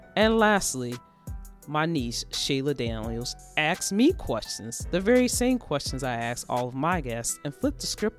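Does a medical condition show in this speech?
No.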